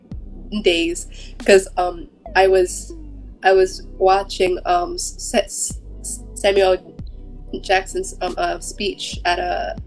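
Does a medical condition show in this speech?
Yes: stuttering; stutter from brain wired differently, not caused by anxiety or stress; stutters on every word when not thinking about it, stutters all the time, blocks and repeats; here repeated sounds, prolonged sounds.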